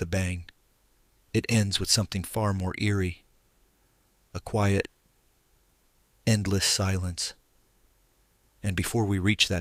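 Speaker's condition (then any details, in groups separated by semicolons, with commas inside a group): No condition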